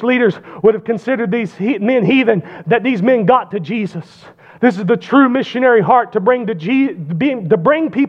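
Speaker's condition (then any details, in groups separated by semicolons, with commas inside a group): No condition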